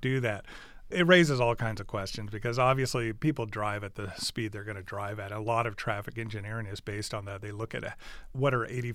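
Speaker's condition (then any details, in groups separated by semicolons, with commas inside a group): No condition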